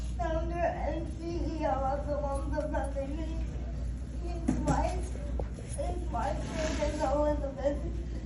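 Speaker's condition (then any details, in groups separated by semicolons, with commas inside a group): Cerebral palsy; spastic quadriplegia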